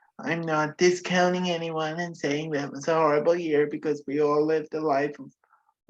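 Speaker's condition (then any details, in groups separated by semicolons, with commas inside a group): Cerebral palsy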